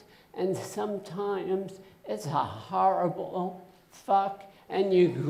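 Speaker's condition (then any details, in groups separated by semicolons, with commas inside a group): Essential tremor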